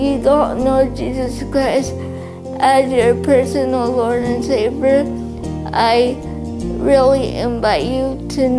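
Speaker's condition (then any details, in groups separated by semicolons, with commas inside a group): Cerebral palsy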